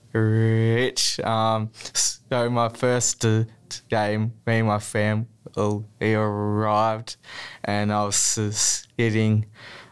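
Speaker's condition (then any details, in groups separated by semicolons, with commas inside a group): Stutter; childhood stutter; prolonged sounds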